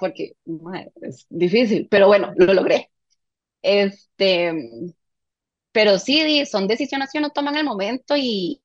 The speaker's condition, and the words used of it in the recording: Stuttering. Yo todavía sigo tartamudeando.